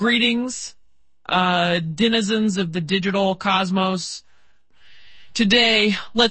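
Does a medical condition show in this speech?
No.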